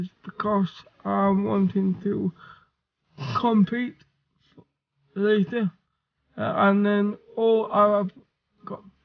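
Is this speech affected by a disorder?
Yes: cerebral palsy.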